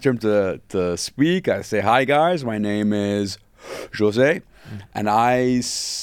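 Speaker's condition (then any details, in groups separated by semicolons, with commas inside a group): Stutter; stutter since early childhood, disfluency noticed by mother around age 2, still present as adult; breathing technique, exercise from speech therapy course before most engagements, past Toastmasters practice; breathing technique helps control stutter, avoided speaking when younger; prolonged sounds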